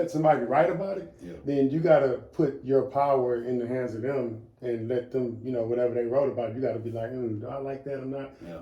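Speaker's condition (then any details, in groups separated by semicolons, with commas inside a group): No condition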